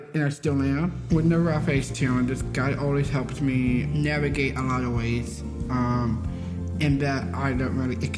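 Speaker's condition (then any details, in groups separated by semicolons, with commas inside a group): Down syndrome; congenital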